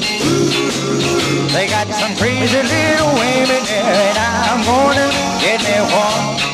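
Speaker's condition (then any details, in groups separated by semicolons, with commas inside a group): No condition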